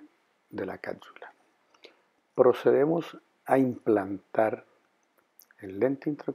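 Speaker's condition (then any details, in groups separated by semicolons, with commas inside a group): No condition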